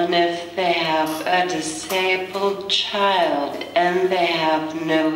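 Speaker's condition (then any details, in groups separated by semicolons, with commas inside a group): Cerebral palsy; diagnosed at age one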